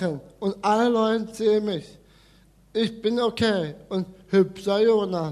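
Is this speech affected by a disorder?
Yes: Down syndrome; congenital, lifelong, known after birth; adult, heard in recorded reading clip.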